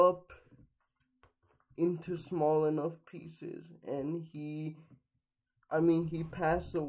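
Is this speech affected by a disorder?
Yes: cerebral palsy, mixed, mild.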